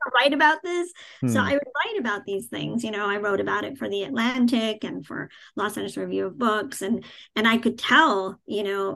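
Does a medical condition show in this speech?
Yes: cleft palate, cleft palate without cleft lip.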